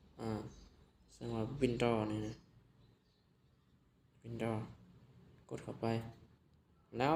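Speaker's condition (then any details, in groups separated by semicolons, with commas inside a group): No condition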